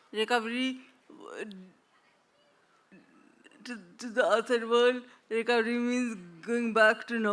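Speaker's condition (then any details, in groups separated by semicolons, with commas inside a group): Traumatic brain injury; accident; 15 years since injury; speech fully slurred early, much improved now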